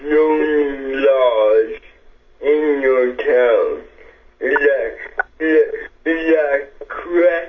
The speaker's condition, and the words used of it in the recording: Cerebral palsy. I have cerebral palsy, so maybe a little bit difficult to understand me, but as we go, we'll hopefully be able to understand me